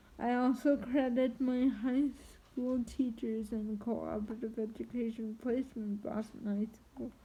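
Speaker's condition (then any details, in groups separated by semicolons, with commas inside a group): Triplegic cerebral palsy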